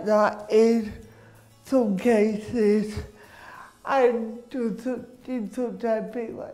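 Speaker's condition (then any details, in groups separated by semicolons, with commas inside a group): Cerebral palsy; speech impediment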